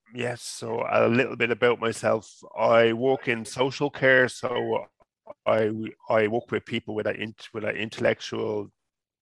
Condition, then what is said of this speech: Stuttering. I don't really have a choice as in if I'm going to stutter, but I really do have a choice in how I stutter as well.